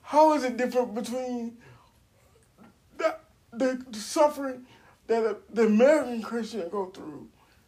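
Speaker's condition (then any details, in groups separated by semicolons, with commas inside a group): Cerebral palsy; uses wheelchair, age 42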